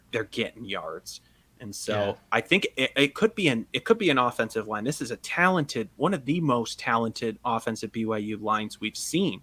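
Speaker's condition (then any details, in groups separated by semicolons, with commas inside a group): No condition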